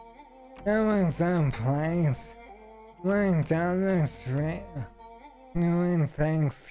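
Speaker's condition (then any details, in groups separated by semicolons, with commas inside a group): ALS; stem cell treatment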